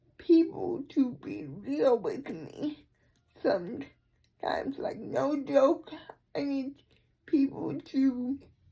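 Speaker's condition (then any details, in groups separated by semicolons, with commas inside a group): Cerebral palsy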